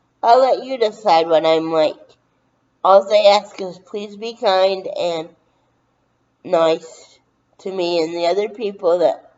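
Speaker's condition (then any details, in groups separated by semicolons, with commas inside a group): Cerebral palsy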